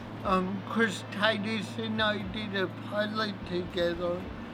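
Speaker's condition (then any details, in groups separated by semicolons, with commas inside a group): Cerebral palsy; since birth, born not breathing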